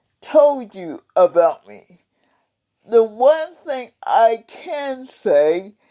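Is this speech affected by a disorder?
Yes: cerebral palsy; several unnoticed strokes.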